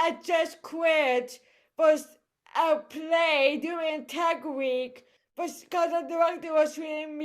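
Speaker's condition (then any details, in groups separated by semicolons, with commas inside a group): Cerebral palsy; voice affected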